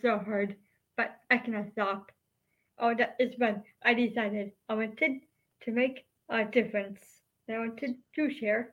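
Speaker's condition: Down syndrome; congenital, hypotonia at birth, diagnosed hours after birth, high marker on alpha fetoprotein test at 16 weeks

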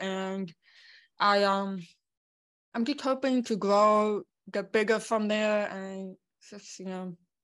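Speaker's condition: Born deaf; congenital deafness

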